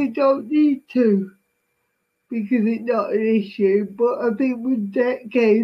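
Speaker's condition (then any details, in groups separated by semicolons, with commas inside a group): Cerebral palsy; from birth, affects balance and coordination; speech impediment, speaks slowly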